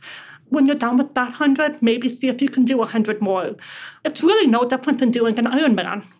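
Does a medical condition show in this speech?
Yes: deafness; relies on lip reading; on Microsoft Teams video call, reading lips and live captions.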